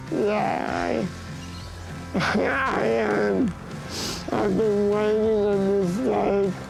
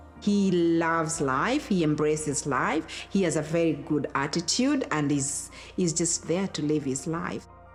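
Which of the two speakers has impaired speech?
The first: cerebral palsy; brain injury after resuscitation; high care needs.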